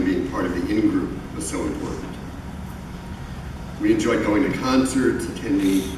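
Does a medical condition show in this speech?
No.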